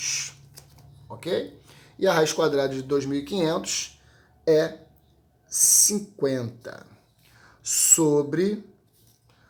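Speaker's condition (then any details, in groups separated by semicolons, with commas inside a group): No condition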